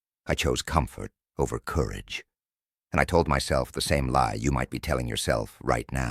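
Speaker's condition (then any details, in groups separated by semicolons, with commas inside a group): No condition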